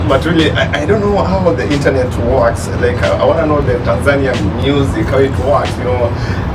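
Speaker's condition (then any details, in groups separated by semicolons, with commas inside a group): No condition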